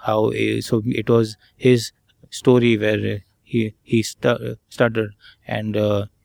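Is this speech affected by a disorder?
Yes: stuttering; stuttering since birth, cause unknown, fluency shaping and reading practice in first two therapy sessions; Mumbai self-help group member, more comfortable speaking, says has found voice; stutters when speaking; here repeated sounds, repeated words, prolonged sounds.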